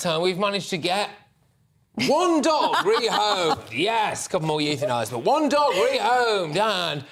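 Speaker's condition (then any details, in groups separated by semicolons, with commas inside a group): No condition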